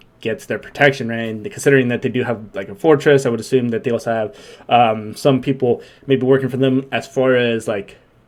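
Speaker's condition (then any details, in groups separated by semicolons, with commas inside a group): No condition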